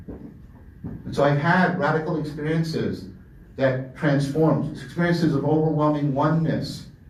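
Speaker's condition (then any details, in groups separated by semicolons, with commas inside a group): No condition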